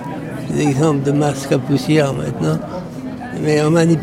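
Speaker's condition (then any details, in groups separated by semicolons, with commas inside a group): Parkinson's disease; bone weakening with loss of all teeth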